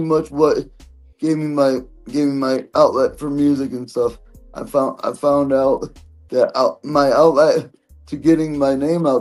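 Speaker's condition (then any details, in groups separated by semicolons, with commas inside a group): Cerebral palsy; present from birth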